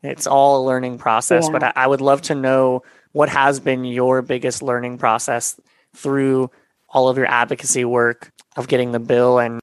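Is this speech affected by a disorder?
Yes: cleft palate and lip; congenital cleft lip and palate, seven surgeries before age 7, hip bone grafted into mouth.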